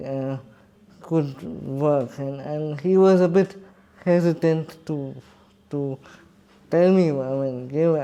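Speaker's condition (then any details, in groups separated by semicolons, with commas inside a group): Cerebral palsy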